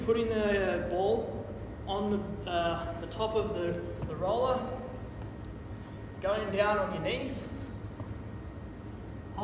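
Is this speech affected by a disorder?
No.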